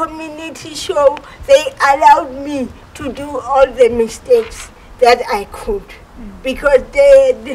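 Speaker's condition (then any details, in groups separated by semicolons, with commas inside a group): Cerebral palsy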